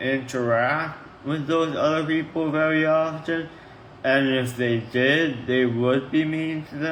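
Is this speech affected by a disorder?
Yes: tongue cancer; tongue and neck surgery.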